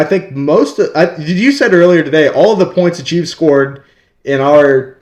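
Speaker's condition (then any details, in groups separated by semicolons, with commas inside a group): No condition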